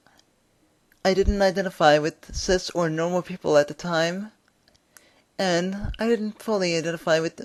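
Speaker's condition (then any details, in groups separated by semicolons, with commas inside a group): Cerebral palsy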